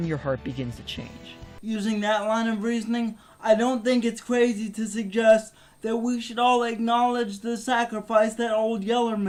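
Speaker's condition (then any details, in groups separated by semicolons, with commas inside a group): Cerebral palsy; spastic twitchy movements, wheelchair user; speech somewhat affected, occasional slurring, mostly controlled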